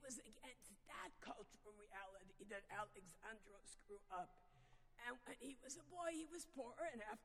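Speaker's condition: Vocal dysphonia; has taken away ability to sing

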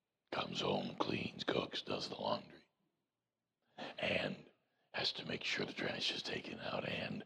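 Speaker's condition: Voice box removal needed; vocal cord cancer

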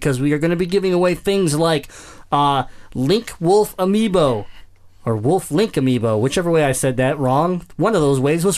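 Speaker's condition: Cleft palate; congenital cleft palate

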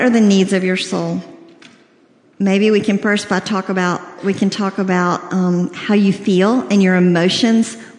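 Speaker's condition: Cleft lip and palate, severe

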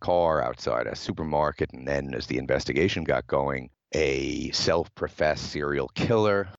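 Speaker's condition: No condition

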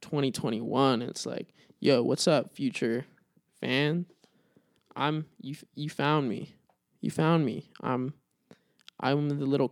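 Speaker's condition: No condition

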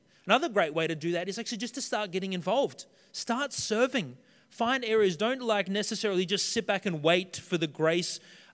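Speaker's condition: No condition

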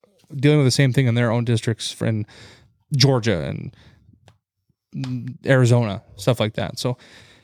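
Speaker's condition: No condition

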